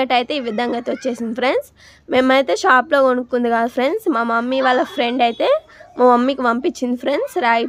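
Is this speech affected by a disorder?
No.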